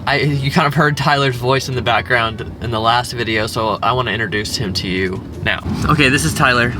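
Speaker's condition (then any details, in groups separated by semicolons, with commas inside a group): No condition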